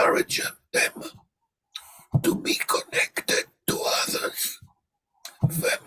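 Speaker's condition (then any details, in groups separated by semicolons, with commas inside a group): Laryngectomy; laryngectomy after recurrent laryngeal cancer, tracheoesophageal voice prosthesis; about 18 years since cancer diagnosis; speaks by pressing voice prosthesis, affected speaking, breathing, eating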